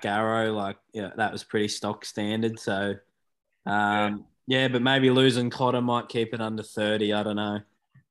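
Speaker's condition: No condition

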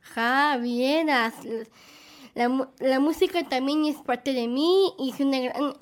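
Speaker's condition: Down syndrome; present from birth

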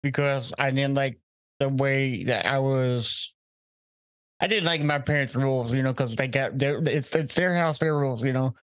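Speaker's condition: Cerebral palsy; very mild cerebral palsy, walks with a walker, no power chair needed

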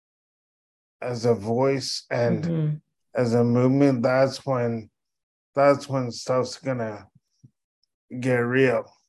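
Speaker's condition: Cerebral palsy; meconium inhaled in labor

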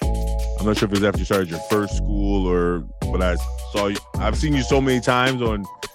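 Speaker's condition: No condition

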